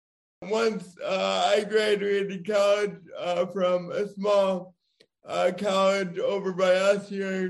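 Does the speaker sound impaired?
Yes: cerebral palsy; diagnosed as firstborn child, went to therapy.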